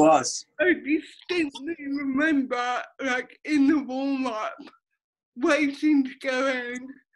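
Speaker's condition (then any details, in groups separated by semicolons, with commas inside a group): Cerebral palsy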